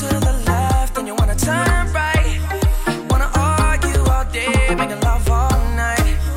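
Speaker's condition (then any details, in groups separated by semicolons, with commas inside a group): No condition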